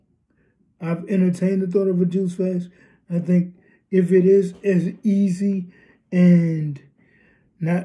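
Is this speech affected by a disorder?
Yes: cerebral palsy, spastic diplegia.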